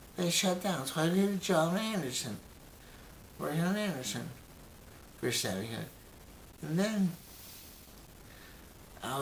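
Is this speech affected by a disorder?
Yes: brain injury; memory greatly affected.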